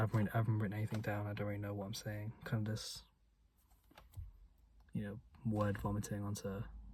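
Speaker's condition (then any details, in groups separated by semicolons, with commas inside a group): No condition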